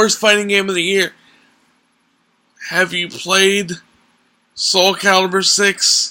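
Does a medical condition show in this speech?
Yes: cerebral palsy.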